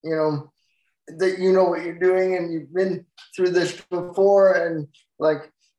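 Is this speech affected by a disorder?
Yes: cerebral palsy; full-time wheelchair user.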